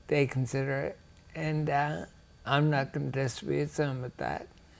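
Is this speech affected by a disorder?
Yes: ataxia; rare, progressive.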